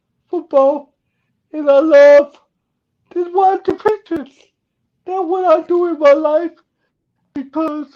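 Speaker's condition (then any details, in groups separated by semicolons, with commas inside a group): Cerebral palsy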